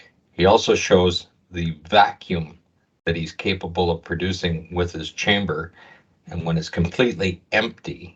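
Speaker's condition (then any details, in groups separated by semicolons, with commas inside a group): No condition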